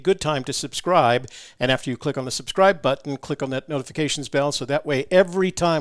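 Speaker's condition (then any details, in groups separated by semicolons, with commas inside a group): No condition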